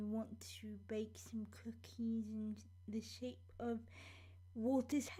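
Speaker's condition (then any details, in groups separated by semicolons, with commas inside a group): Cerebral palsy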